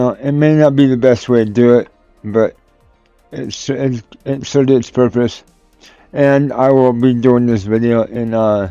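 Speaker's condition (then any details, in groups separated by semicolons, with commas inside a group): Cerebral palsy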